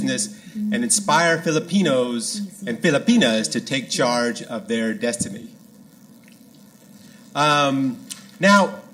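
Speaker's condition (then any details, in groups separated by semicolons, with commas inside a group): No condition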